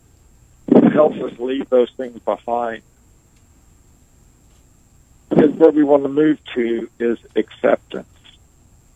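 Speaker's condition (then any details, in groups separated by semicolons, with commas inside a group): ALS; motor neuron loss, sensation intact with pain, wheelchair user, about 17 to nearly 20 years since onset; progressive paralysis toward total paralysis, pain from clothing seams and pressure; barely able to speak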